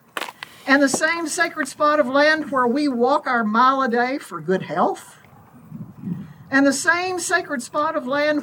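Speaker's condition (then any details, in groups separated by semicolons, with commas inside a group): No condition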